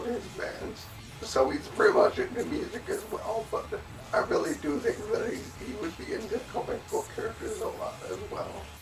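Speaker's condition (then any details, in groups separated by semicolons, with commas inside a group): Cerebellar ataxia from brain tumour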